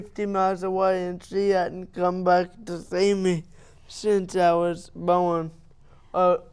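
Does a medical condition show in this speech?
Yes: cerebral palsy; caused by accident; twice-daily medication, needs help with shoes, horseback riding therapy.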